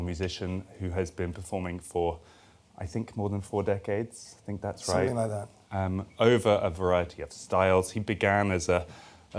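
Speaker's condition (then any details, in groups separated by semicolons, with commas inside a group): No condition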